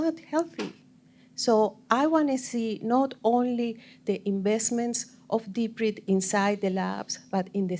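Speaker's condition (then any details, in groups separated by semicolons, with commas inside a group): No condition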